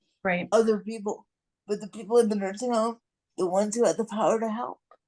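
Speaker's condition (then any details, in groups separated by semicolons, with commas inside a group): Cerebral palsy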